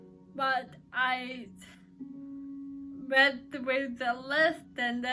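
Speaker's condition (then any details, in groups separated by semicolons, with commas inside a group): Cerebral palsy; uses crutches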